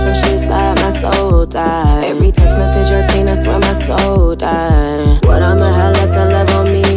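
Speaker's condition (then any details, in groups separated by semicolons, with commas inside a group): No condition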